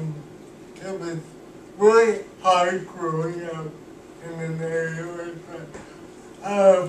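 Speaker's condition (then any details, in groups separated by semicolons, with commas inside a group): Cerebral palsy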